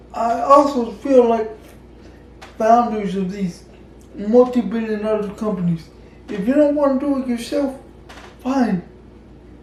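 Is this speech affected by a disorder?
Yes: cerebral palsy.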